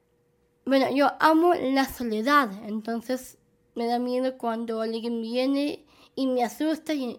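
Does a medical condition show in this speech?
Yes: Down syndrome; present from birth.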